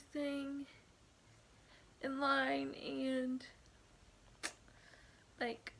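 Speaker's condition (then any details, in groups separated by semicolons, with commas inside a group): Cerebral palsy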